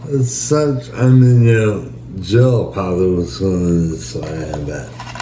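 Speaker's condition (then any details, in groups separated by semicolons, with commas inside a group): Brain injury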